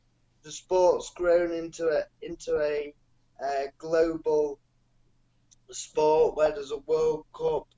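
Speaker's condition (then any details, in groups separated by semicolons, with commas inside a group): Cerebral palsy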